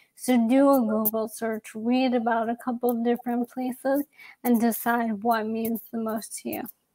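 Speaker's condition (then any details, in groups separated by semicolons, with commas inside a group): ALS; young onset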